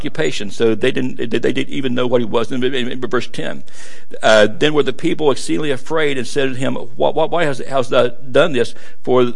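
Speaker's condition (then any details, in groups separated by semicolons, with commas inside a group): Stuttering; preaching a sermon, stutter not yet noticed by listeners; repeated sounds, repeated words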